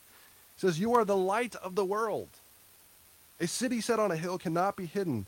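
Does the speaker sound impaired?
No.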